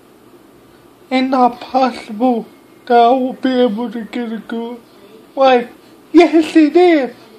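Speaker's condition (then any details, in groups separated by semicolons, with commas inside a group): Cerebral palsy; speech hard to understand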